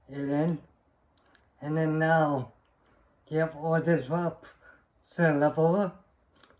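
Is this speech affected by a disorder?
Yes: cerebral palsy.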